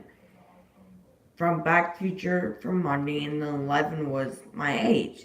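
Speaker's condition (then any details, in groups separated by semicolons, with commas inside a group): Disability causing slurred speech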